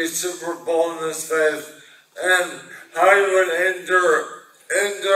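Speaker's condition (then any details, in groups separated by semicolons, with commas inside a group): Brain injury; caused by car wreck; once unable to speak or breathe, now recovered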